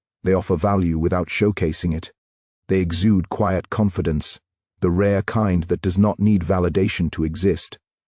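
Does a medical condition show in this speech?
No.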